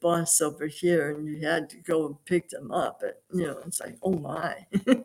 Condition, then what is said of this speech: Aphasia. You're on this show and you sound fine.